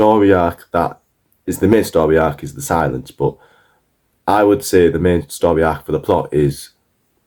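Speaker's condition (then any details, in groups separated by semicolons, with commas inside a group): No condition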